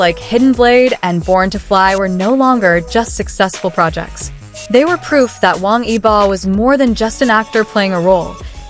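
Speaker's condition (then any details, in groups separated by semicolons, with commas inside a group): No condition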